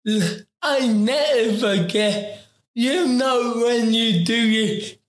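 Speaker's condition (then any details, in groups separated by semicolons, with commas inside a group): Ataxic cerebral palsy; affects coordination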